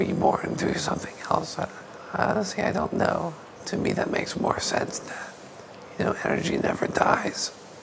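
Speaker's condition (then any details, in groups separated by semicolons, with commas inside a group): ALS; young man, hospital bed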